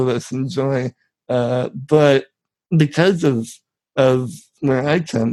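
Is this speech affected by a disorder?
Yes: spinal muscular atrophy; genetic, from birth.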